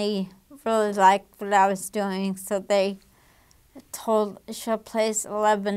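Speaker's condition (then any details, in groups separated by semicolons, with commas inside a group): Damaged diaphragm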